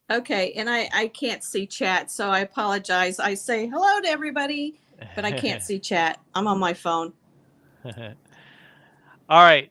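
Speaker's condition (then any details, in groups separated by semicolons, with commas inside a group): No condition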